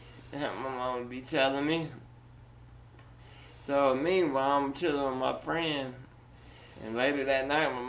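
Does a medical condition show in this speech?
Yes: Duchenne muscular dystrophy; uses wheelchair.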